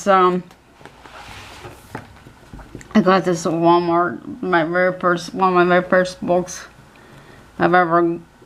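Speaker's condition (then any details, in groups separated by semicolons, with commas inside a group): Cerebral palsy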